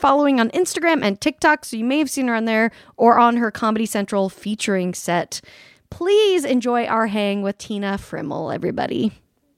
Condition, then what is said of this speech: No condition.